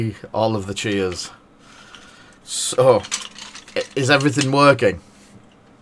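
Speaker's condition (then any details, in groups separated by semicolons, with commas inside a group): No condition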